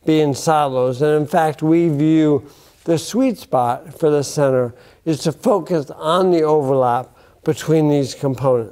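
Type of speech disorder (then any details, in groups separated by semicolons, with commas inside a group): Bulbar dysarthria; bulbar onset ALS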